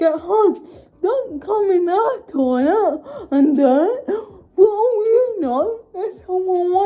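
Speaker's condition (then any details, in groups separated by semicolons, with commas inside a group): Cerebral palsy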